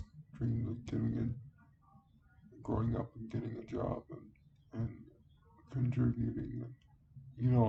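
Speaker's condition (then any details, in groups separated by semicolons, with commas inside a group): Cerebral palsy; speaks relatively well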